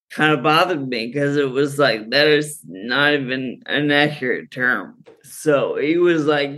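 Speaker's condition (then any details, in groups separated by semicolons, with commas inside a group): Friedreich's ataxia; cannabis strain with doctor's guidance for neuropathic pain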